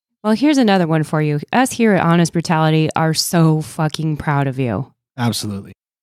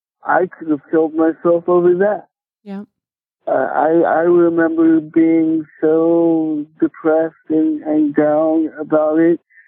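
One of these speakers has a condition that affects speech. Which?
The second: cerebral palsy; from birth, entire left side paralyzed; speech affected.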